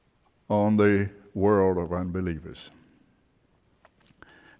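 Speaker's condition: No condition

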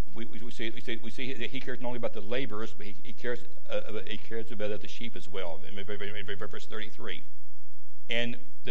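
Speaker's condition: Stuttering; stutter as usual way of talking, recent neck surgery; throat may get scratchy during talk, Halls lozenges at hand; worse when unwell, mistaken for stroke by Life Squad paramedics; repeated sounds, prolonged sounds

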